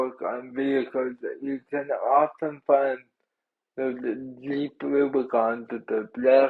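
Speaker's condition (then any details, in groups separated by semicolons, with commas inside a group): Cerebral palsy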